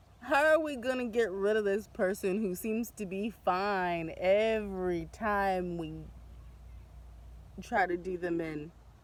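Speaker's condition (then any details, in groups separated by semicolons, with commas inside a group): No condition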